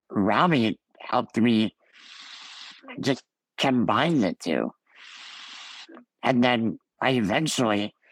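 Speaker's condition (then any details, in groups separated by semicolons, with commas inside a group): Ullrich congenital muscular dystrophy; from birth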